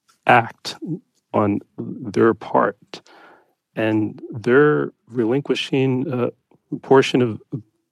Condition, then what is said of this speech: Stuttering. We hear halting speech, but at one point you say it feels almost like claustrophobia.